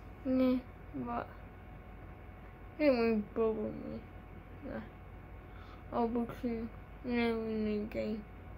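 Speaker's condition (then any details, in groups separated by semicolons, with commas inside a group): Cerebral palsy; from birth, delivery timing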